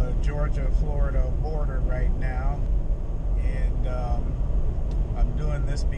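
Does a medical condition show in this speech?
No.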